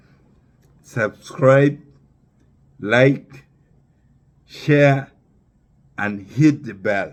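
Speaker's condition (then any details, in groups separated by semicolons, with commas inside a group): Neurological disease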